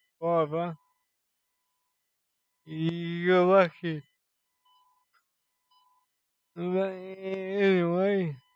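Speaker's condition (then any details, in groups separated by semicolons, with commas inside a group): Cerebral palsy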